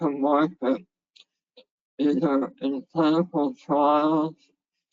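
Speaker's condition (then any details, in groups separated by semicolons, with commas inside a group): Head and neck cancer; left vagus nerve severed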